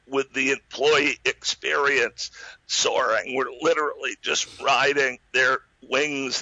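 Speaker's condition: Spasmodic dysphonia; voice weakened, voice lost at onset, onset described as very painful

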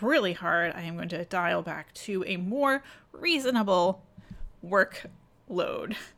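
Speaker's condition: No condition

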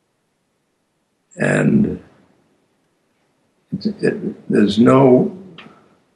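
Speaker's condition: Aphasia after stroke; stroke causing aphasia

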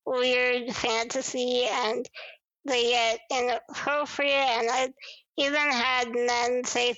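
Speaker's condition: Spinal muscular atrophy; movement disorder

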